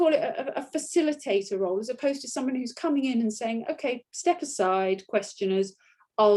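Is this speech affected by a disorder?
No.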